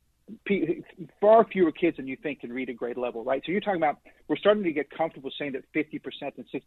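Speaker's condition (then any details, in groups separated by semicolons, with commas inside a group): No condition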